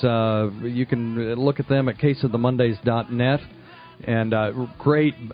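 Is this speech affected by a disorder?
No.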